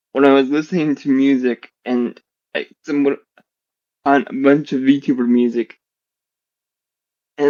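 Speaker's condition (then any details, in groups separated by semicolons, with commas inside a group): Generalized dystonia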